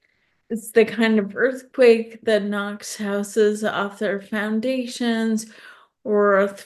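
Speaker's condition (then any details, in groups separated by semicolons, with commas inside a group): ALS; tongue fasciculations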